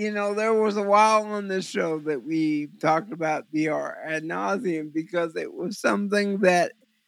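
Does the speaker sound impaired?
Yes: cerebral palsy; visual focusing difficulty.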